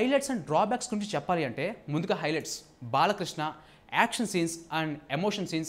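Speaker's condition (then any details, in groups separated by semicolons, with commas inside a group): No condition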